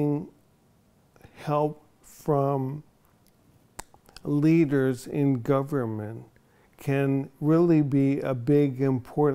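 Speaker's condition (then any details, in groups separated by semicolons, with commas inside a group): ALS; onset in one foot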